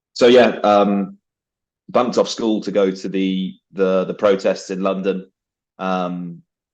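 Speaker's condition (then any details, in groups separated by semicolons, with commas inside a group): No condition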